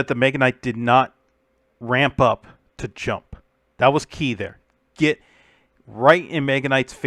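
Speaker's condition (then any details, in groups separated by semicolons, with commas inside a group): No condition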